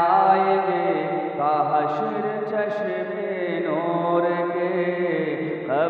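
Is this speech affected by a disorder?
No.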